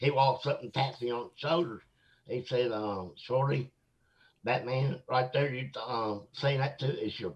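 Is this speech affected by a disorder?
Yes: mosaic Down syndrome; from birth, mosaic type identified about age 18, considered high functioning.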